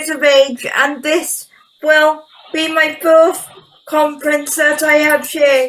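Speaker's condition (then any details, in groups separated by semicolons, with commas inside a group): Cerebral palsy; electric wheelchair user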